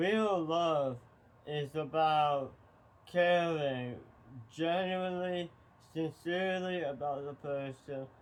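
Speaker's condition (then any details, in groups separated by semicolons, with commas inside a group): Tongue cancer surgery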